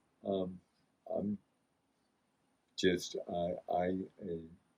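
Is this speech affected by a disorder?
Yes: multiple sclerosis; about 28 years since onset.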